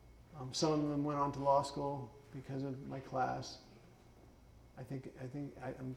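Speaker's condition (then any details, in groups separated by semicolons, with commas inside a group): Parkinson's; fatigue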